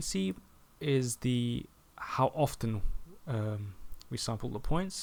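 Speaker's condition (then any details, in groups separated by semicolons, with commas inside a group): No condition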